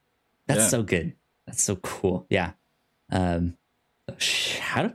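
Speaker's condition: Stutter; self-attributed to brain moving faster than mouth; good days and bad days, some days cannot speak, talks fast when excited, mistaken for cartoony bit; prolonged sounds

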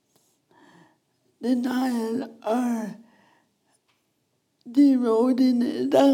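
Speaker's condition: Speech impediment; wheelchair user

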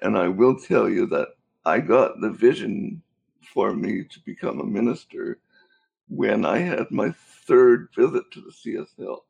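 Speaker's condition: Cerebral palsy; unable to walk

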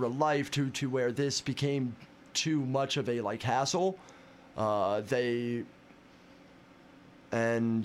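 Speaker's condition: Stutter; lifelong stutter since childhood; sings despite stutter, song title Reconnoitering the Rim hard to say; repeated words, blocks

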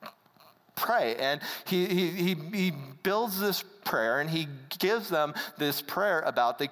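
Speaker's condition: Speech impediment; stutter present from birth, unchanged despite repeated healing prayers ages 5 to 13; gets caught up on words when speaking, listeners sometimes finish sentences

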